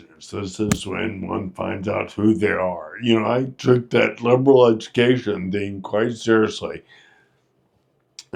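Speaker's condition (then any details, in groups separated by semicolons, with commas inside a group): Friedreich's ataxia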